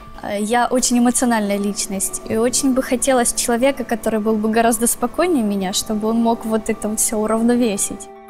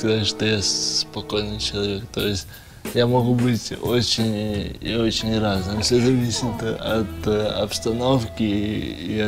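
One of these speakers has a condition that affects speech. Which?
The second: cerebral palsy; affects movement coordination.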